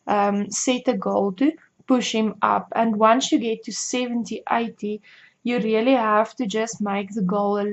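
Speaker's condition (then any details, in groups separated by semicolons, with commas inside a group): No condition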